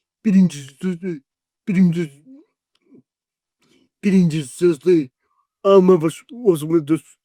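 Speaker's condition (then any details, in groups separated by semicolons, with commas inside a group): Cerebral palsy; 40 years with condition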